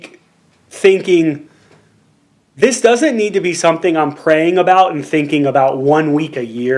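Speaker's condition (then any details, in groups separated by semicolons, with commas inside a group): No condition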